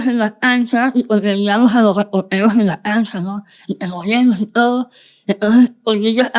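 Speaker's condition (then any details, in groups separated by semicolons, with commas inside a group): Moebius syndrome, congenital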